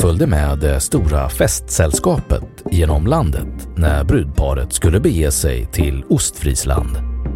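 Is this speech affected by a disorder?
No.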